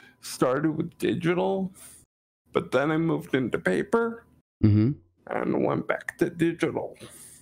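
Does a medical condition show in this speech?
Yes: cerebral palsy.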